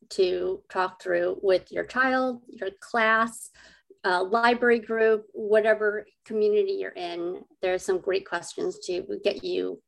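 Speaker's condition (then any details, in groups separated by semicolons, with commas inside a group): Cleft lip and palate; adult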